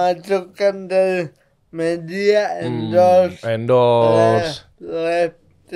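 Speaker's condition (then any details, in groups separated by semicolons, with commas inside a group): Cerebral palsy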